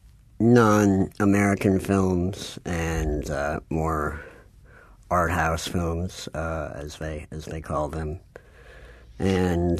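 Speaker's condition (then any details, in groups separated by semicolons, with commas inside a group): Cleft palate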